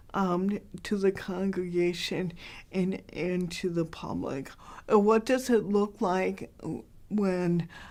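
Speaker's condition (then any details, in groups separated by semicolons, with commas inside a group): Cerebral palsy, mild; hard to understand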